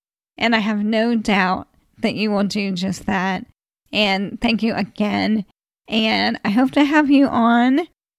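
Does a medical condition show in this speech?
Yes: ALS; als onset in hand at 38, thumb-forefinger muscle loss, very little hand strength, very slow progression; body changing with disease, described as dying; still able to swallow and eat without choking, feeding tube not yet used.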